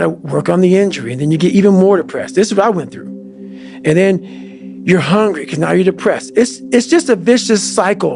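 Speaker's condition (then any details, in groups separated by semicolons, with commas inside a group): No condition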